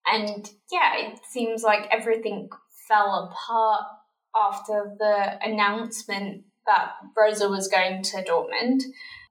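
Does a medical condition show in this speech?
Yes: stutter, mild; slight stutter by own account, apologized for butchering a player's name pronunciation; here prolonged sounds, blocks.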